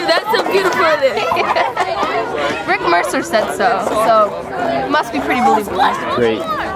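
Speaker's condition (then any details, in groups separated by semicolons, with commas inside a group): No condition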